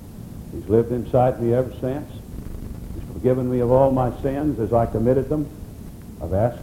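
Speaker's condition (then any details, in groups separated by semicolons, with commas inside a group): No condition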